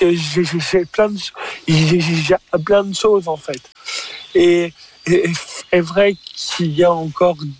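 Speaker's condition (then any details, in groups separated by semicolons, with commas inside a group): Stuttering; stuttering since age 4, diagnosed at 4, psychiatrist first misdiagnosed Gilles de la Tourette; stuttering comedian performing on stage, says stuttering never a handicap, never suffered from it; audible stutter, once praised after first show for playing a stutterer well; repeated sounds, repeated words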